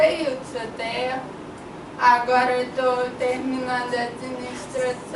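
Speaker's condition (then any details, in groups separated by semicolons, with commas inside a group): Cerebral palsy; birth oxygen deprivation, whole right side affected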